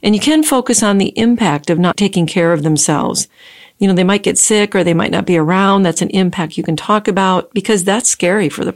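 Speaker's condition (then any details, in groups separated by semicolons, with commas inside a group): No condition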